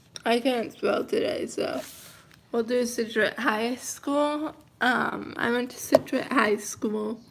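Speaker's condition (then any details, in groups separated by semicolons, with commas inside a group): Cerebral palsy, mild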